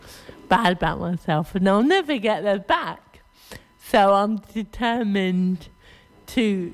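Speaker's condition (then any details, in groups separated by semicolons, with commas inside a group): Cerebral palsy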